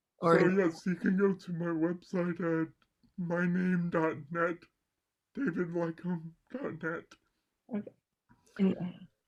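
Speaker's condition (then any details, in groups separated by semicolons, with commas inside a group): Cerebral palsy; mild left side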